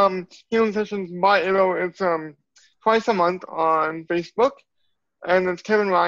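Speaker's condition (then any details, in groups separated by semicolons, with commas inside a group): Cerebral palsy; from birth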